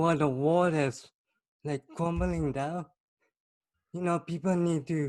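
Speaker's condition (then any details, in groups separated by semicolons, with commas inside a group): Cerebral palsy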